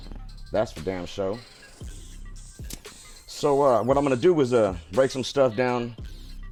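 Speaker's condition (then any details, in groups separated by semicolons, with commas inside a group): No condition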